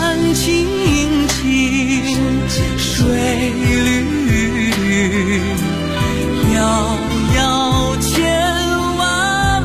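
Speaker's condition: No condition

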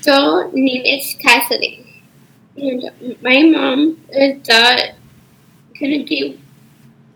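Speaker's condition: Down syndrome; age 13

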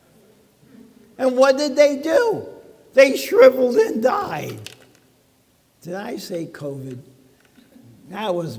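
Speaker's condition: ALS; talking funny

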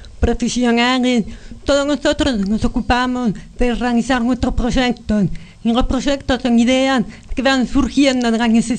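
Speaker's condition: Profound bilateral congenital deafness; profound bilateral deafness from birth, detected near 15 months, lifelong hearing aids insufficient for speech; learned speech visually by lip reading and early reading, now perceives speech through implants

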